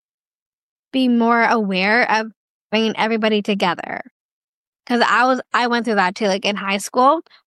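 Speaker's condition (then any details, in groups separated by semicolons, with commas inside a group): Down syndrome; duplicate of the 21st chromosome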